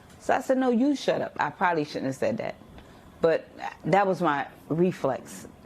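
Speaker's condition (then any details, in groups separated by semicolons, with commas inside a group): No condition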